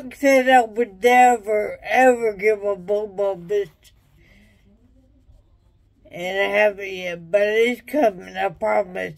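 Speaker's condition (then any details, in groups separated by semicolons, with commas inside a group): Traumatic brain injury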